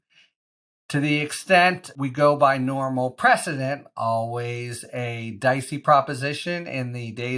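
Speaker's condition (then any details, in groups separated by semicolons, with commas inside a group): No condition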